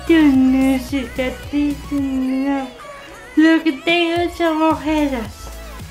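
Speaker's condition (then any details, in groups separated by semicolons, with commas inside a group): Cerebral palsy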